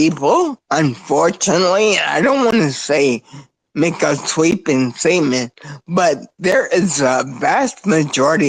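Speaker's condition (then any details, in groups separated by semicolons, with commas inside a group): Spinocerebellar ataxia; degenerative, progressive, affects motor skills and whole body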